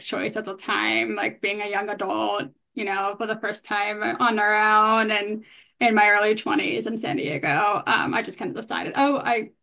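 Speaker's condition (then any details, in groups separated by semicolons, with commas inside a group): Hearing loss, bilateral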